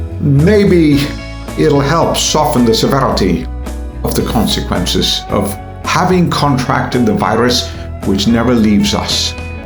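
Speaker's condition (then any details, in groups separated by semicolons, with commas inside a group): No condition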